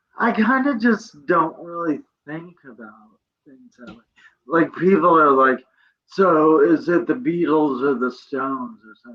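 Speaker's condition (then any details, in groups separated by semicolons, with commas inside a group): Cerebral palsy; present from birth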